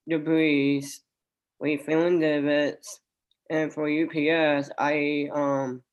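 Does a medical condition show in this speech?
Yes: Down syndrome; extra chromosome, diagnosed after birth, no prenatal amnio.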